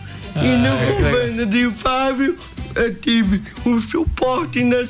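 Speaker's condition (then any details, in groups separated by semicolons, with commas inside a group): Cerebral palsy; from birth, doctor predicted vegetative state, no walking, no speech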